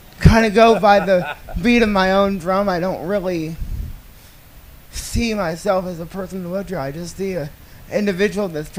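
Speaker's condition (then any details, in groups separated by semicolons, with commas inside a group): Cerebral palsy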